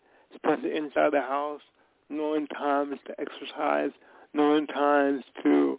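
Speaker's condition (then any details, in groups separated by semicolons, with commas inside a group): Cerebral palsy; from birth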